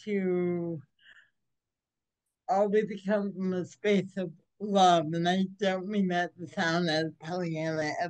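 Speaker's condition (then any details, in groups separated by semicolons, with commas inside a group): Cerebral palsy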